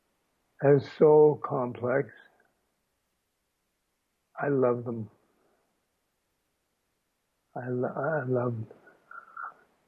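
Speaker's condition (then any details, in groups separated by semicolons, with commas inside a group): Aphasia after stroke; speech lost then regained, talking again publicly after stroke; halting speech during recording; halting speech with pauses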